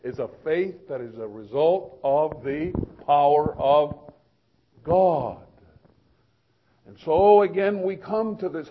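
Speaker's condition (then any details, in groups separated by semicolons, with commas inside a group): No condition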